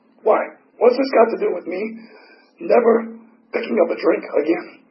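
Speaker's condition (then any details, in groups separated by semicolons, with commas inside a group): Tracheotomy; 8 surgeries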